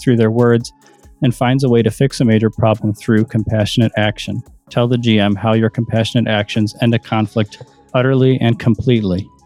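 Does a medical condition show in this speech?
No.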